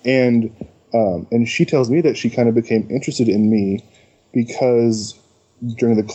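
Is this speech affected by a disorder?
No.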